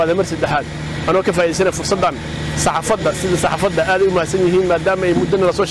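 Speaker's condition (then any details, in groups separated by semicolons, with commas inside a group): No condition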